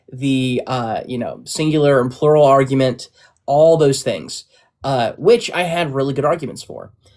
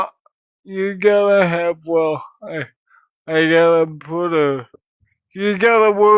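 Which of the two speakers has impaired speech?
The second: cerebral palsy.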